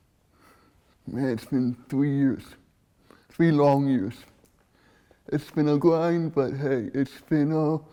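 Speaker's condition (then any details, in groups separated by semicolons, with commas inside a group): Cerebral palsy; from birth, motor impairment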